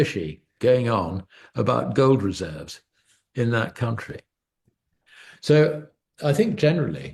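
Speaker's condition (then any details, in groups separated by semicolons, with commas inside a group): No condition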